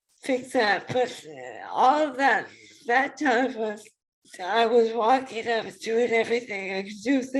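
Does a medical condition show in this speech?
Yes: ALS.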